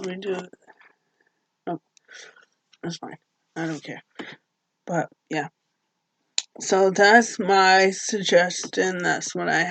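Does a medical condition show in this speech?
Yes: cerebral palsy; uses a cane.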